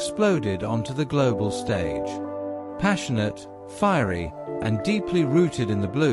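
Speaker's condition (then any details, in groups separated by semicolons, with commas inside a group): No condition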